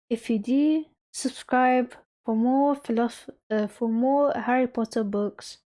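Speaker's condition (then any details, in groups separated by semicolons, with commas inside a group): No condition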